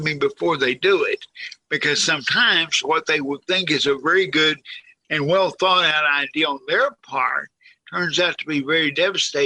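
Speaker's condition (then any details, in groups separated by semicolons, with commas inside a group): Cerebral palsy, severe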